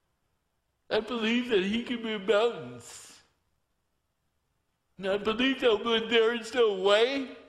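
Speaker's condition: Torsion dystonia; vocal cords twist with torso

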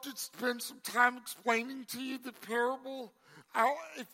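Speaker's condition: Cerebral palsy; congenital

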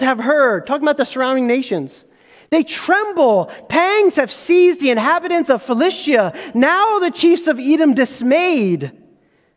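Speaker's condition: No condition

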